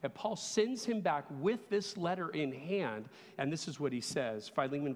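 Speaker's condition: No condition

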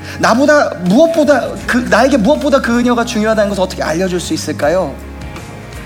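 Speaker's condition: No condition

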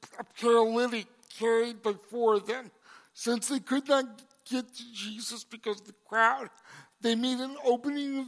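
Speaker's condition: Cerebral palsy; congenital

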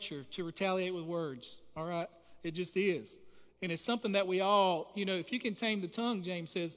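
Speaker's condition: No condition

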